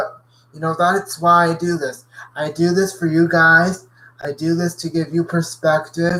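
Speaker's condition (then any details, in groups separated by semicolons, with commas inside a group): Cerebral palsy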